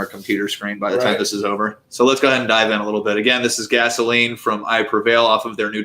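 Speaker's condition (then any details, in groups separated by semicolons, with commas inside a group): No condition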